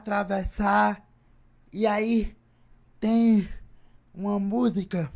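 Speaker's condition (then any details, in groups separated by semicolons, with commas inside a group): Cerebral palsy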